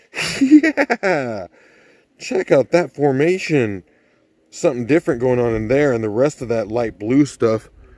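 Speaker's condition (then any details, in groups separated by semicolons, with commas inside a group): No condition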